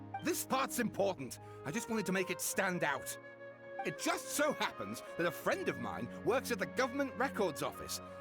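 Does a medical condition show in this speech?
No.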